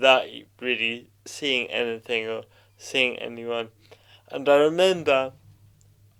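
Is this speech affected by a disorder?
Yes: cerebral palsy.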